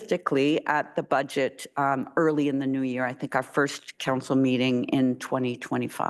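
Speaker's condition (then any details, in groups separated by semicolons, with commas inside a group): No condition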